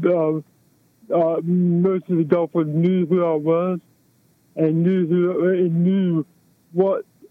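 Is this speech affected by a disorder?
Yes: cerebral palsy; balance and posture.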